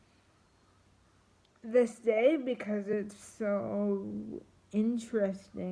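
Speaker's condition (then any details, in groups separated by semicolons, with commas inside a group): Triplegic cerebral palsy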